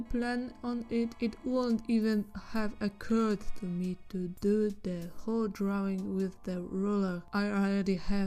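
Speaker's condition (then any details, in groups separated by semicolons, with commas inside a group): No condition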